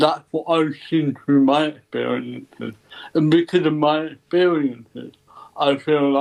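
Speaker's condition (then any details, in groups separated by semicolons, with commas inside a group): Cerebral palsy; ataxic type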